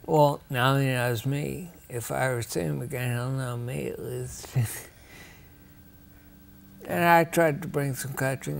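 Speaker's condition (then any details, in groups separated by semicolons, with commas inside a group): Ataxia; rare, progressive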